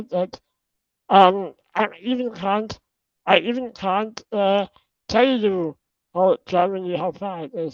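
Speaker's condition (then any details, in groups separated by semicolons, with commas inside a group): Spinal muscular atrophy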